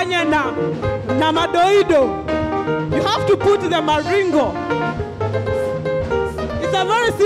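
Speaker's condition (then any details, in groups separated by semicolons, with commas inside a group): No condition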